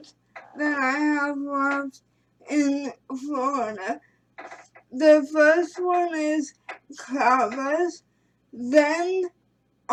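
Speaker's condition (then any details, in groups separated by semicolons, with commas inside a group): Cerebral palsy; premature birth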